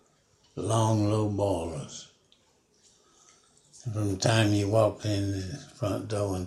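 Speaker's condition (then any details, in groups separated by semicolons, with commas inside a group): Parkinson's; about 5 years since onset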